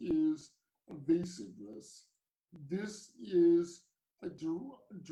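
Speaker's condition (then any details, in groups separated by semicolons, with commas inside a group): Cerebral palsy; from birth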